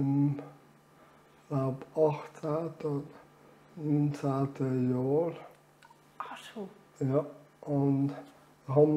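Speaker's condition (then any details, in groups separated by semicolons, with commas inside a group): Amyotrophic lateral sclerosis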